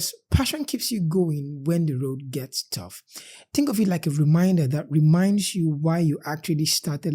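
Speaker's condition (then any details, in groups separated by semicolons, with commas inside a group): No condition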